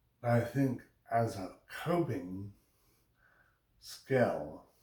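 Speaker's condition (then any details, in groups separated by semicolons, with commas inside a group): Brain injury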